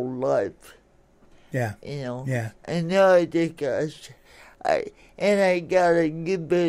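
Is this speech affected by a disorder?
Yes: cerebral palsy; speech affected.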